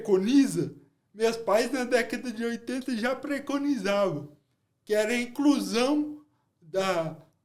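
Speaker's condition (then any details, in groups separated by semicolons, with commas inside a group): Cerebral palsy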